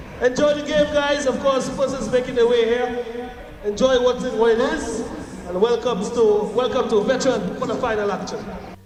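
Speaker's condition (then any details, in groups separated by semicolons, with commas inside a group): No condition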